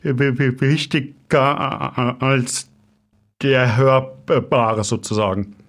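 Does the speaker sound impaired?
Yes: stuttering; developmental, lifelong, possibly inherited, father stuttered, brother fluent, logopedic speech therapy, constant since second grade; stutters while hosting, word and phrase repetitions, repeated fillers; repeated filler hesitations; here repeated sounds, prolonged sounds.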